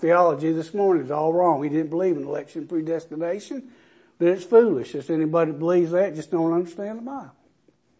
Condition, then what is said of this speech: No condition.